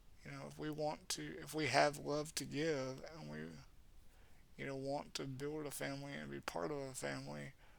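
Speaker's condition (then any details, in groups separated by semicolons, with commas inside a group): Cerebral palsy; has had speech therapy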